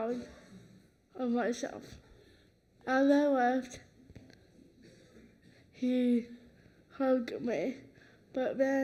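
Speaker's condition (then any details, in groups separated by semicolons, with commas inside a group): Cerebral palsy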